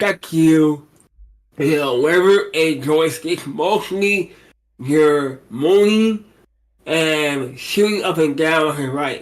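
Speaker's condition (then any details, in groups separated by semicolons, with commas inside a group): Cerebral palsy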